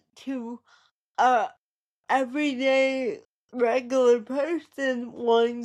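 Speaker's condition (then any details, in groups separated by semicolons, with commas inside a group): Cerebral palsy; present from birth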